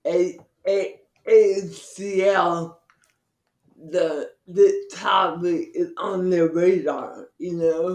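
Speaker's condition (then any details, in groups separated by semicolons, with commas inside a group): Cerebral palsy; from birth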